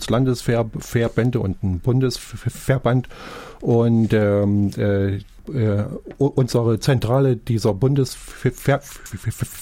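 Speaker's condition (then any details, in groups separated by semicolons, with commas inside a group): Stuttering; repeated sounds, prolonged sounds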